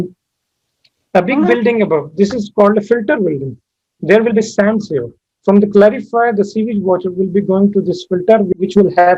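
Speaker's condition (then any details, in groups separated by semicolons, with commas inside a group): No condition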